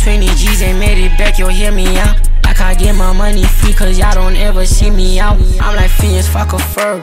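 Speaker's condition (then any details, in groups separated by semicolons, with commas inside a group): No condition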